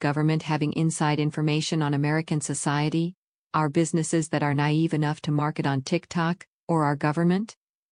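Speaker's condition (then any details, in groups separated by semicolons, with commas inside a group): No condition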